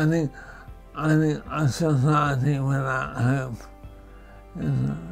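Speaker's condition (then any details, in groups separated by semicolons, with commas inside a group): Primary lateral sclerosis (MND), PLS; voice affected early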